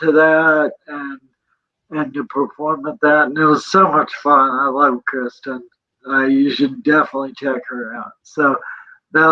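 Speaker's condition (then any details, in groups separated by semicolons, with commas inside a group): Cerebral palsy; present from birth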